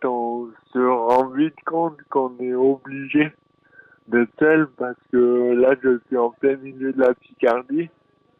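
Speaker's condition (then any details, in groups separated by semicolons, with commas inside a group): Dystonia; present since birth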